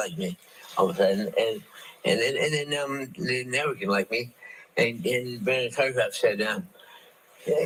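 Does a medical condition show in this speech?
Yes: Parkinson's disease; at least seven years since diagnosis.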